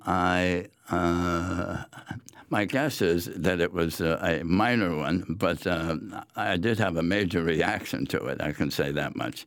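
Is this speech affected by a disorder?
Yes: head and neck cancer; large inoperable base-of-tongue tumor in 80s, biopsy by dr. Yarbrough at Yale, clinical trial chemoradiation; after 8 weeks weekly chemo and weekday radiation, fatigue, wheelchair near end of treatment; before diagnosis, tongue moved awkwardly, swallowing problems and coughing, barium swallow at Norwalk Hospital.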